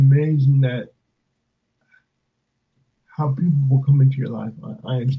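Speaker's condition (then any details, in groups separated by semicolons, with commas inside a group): Cerebral palsy; speech affected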